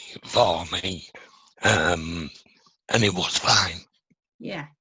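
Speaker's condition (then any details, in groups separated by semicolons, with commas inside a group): Laryngectomy; laryngectomy, voice prosthesis, radiotherapy after operation; seven years since laryngectomy, changes own voice prosthesis; speaks via voice prosthesis valve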